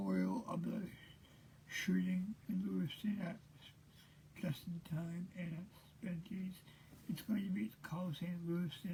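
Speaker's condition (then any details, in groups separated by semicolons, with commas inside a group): Cerebral palsy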